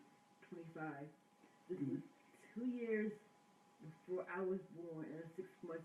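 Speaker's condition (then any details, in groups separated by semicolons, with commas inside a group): Cerebral palsy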